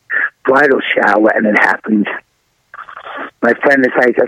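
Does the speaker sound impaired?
Yes: throat cancer surgery; tumor found by throat specialist at Columbia Presbyterian, first thought strep throat, several surgeries; after long recovery; trouble swallowing and breathing before diagnosis.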